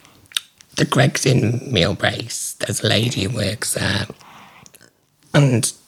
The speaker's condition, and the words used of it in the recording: Laryngectomy. Because sometimes the valve can just go and then I've got no voice and, you know, can happen night and about, and I just press and I'm like...